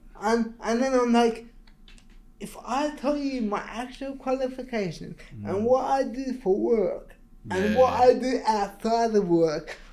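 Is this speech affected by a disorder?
Yes: cerebral palsy.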